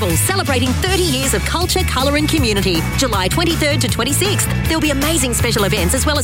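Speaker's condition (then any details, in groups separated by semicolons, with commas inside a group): No condition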